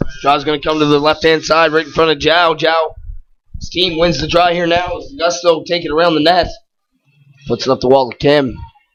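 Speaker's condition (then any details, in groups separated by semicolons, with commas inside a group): No condition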